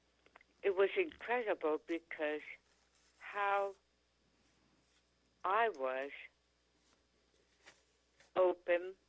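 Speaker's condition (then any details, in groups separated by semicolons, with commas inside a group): Tongue cancer; Dr. Oxford removed three quarters of tongue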